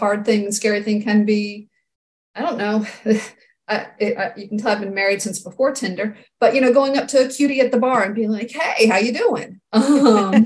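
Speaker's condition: No condition

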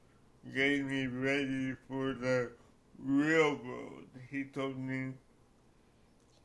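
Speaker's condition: Cerebral palsy; cerebral palsy since childhood

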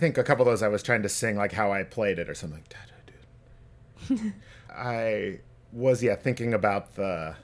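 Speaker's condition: No condition

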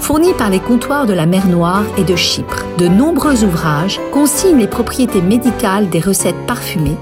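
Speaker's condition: No condition

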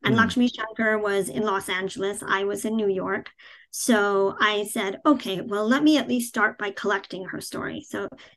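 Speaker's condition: Cleft palate, cleft palate without cleft lip

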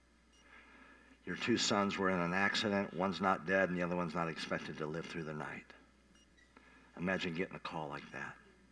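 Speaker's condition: Cleft palate; congenital cleft palate with other complications, not expected to survive first week, once stopped breathing, revived by nurse

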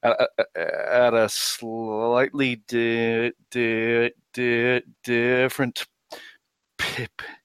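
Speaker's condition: Stuttering; tried pitch-shifted delayed auditory feedback device for choral speech, not really effective, picks up ambient sound; rhythm aids fluency; repeated sounds, prolonged sounds

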